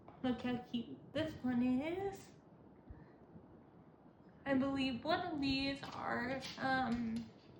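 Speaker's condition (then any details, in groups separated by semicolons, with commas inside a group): Cerebral palsy, spastic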